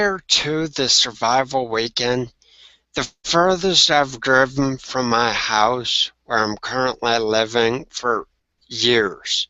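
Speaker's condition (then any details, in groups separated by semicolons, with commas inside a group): Traumatic brain injury; no maintenance medication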